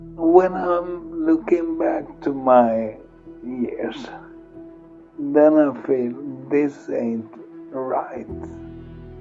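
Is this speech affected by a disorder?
Yes: multiple sclerosis; progressive form; slowly worsening nerve and muscle function, onset around 37, no medication.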